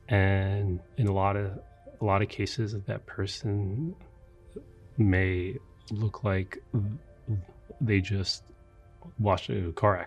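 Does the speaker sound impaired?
Yes: stutter; lifelong; adult, stutters edited out then added back in adaptability video, New York Times; long painful blocks, relief then exhaustion, large exhale after blocks, may need to catch breath, several stuttering types; here prolonged sounds.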